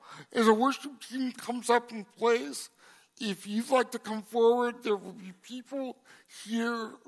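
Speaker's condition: Cerebral palsy; congenital

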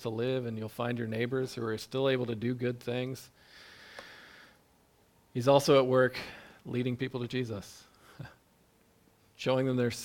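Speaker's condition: No condition

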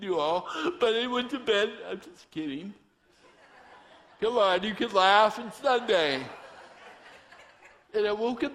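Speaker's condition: Torsion dystonia; drug-free

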